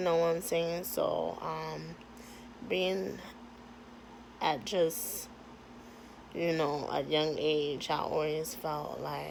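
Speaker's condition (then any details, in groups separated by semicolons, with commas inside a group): Cerebral palsy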